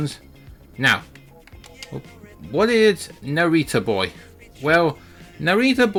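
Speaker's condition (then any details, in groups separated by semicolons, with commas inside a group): No condition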